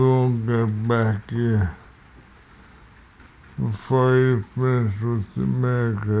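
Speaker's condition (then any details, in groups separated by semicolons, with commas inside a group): Multiple sclerosis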